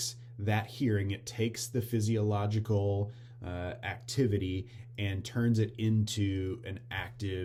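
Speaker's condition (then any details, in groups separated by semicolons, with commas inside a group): No condition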